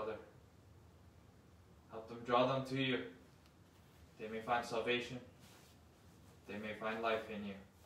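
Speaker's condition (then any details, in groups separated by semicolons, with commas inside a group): No condition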